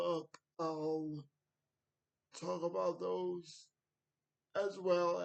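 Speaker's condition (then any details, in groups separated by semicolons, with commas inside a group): Cerebral palsy; wheelchair, needs transfer help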